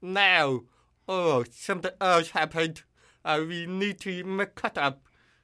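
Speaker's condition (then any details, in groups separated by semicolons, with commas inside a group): Hearing loss with cochlear implant; formerly hearing aids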